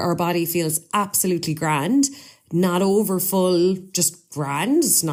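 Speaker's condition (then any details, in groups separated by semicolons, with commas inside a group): No condition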